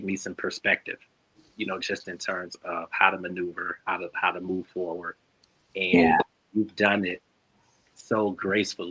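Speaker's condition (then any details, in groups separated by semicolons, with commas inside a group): No condition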